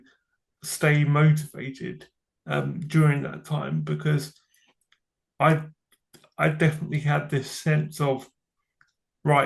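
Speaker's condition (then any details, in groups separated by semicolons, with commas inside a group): Cerebral palsy; from birth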